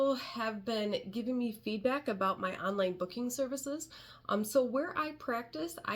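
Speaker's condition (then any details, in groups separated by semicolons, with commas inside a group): No condition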